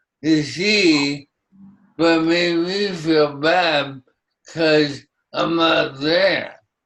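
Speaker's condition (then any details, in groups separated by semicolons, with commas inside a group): ALS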